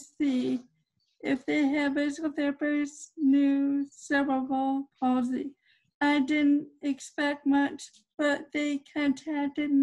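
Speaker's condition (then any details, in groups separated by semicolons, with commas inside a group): Cerebral palsy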